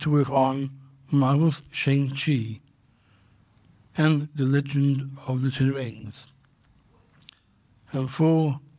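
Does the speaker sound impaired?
Yes: Down syndrome; congenital, diagnosed at birth.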